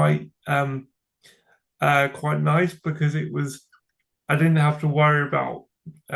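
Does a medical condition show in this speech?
Yes: cerebral palsy; from birth.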